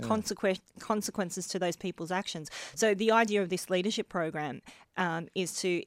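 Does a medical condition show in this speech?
Yes: bilateral cleft lip and palate; congenital bilateral.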